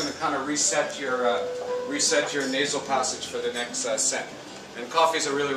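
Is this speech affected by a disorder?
No.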